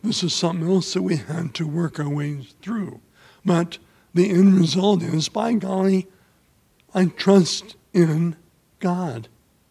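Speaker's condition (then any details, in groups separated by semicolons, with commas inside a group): ALS; voice affected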